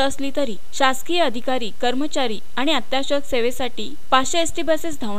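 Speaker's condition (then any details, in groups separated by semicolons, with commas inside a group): No condition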